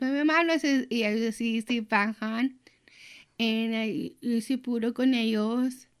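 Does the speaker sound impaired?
Yes: Down syndrome; 24 years old; often answers for her.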